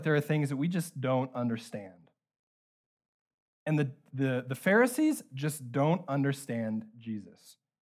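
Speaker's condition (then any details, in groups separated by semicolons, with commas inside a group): No condition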